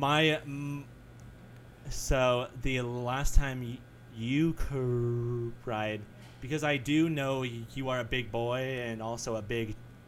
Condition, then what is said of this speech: Stuttering. Because when whenever you talk the way I do, and then some days you you would just have a bad talking day, mm.